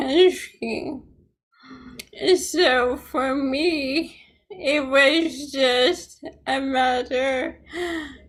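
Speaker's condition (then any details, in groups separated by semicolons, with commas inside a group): ALS, sporadic; many years since delayed diagnosis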